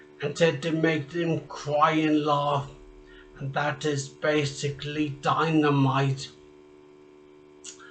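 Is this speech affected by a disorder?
Yes: traumatic brain injury; speech.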